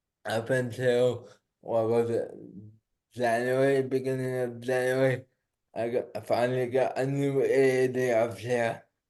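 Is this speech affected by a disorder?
Yes: cerebral palsy.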